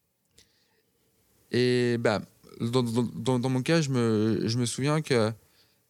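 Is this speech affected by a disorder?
Yes: stuttering; severe blocking until end of high school and start of preparatory classes; ongoing stutter, still a challenge; formerly unable to say two words in a row, now frequent word repetitions and fillers; here repeated words.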